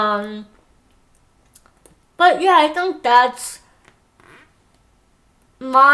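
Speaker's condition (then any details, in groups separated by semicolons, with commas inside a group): Moebius syndrome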